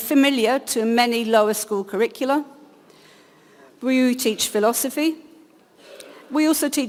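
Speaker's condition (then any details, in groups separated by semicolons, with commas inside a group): No condition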